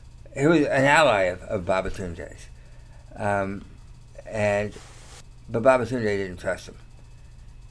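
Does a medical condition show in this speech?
Yes: tongue cancer surgery; many years after treatment.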